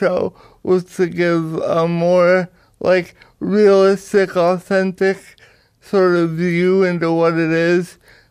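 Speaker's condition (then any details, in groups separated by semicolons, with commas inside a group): Cerebral palsy; power wheelchair user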